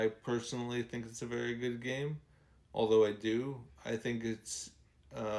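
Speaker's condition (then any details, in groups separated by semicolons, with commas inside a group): ALS; speech and other muscles deteriorating; muddied slurred speech, hard to speak for long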